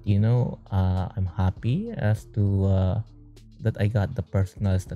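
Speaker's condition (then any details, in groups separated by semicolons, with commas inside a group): No condition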